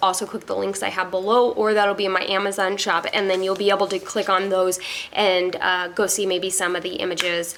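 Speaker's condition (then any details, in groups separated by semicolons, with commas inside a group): No condition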